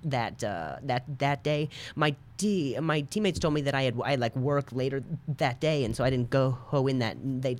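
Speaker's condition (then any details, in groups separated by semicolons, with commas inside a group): Stutter; worse on stage when rushing and trying harder, occurs over phone, different cadence, throat shake; repeated sounds, repeated words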